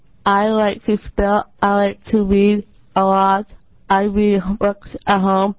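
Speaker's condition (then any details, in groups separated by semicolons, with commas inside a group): Down syndrome; from birth, early intervention from infancy with home visitor from 2 weeks old; 13 years old, uses special aids at school to attend regular classrooms; friend Kim helped with speech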